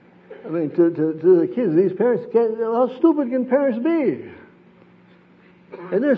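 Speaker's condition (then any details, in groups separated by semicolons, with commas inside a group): Parkinson's disease; sleep disrupted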